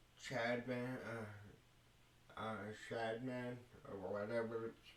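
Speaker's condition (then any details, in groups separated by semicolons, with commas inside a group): Cerebral palsy; speech affected by cerebral palsy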